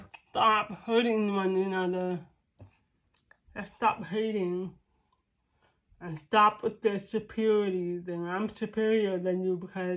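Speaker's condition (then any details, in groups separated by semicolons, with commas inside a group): Cerebral palsy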